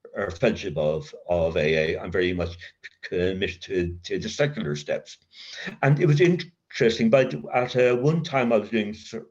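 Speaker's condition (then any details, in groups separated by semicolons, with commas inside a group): Covert stutter; severe childhood stutter with blocks, linked to adverse childhood experience, child guidance clinic, speechless while drinking; covert since early sobriety in AA, about 40 years, occasional blocks, talks easily at meetings; stutters mostly in mind, thinks ahead around feared words, voice long felt fake; repeated sounds, repeated words, blocks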